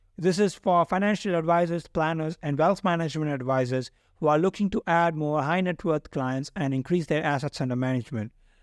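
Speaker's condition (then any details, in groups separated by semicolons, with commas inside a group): No condition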